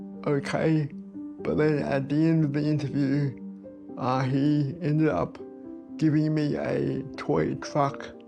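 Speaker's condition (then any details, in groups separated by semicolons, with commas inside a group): Cerebral palsy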